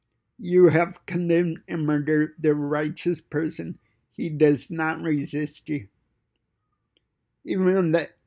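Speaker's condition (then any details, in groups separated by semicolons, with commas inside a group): Cerebral palsy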